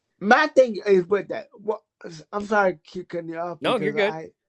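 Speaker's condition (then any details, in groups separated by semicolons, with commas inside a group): Cerebral palsy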